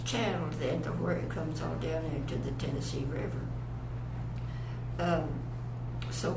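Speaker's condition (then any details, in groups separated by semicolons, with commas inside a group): Parkinson's; swallowing affected, low volume, mumbling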